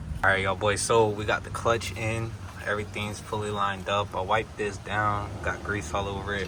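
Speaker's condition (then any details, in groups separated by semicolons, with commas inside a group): No condition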